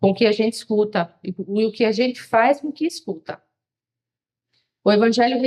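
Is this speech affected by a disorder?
No.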